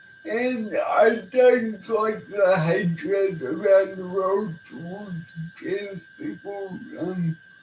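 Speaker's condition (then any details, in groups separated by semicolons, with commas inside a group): Cerebral palsy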